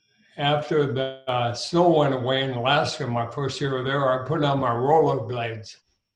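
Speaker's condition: ALS; ALS with throat onset

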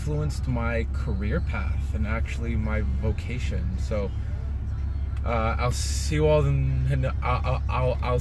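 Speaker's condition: Stuttering; stutter believed caused by emotionally traumatic event involving father, onset age 6 or 7, second grade; speech disfluency, hesitation of talking; repeated words, blocks

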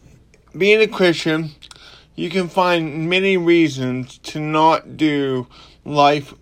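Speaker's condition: Cerebral palsy; ongoing, not healed

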